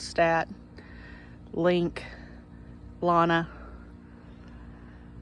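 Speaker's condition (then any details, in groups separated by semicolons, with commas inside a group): No condition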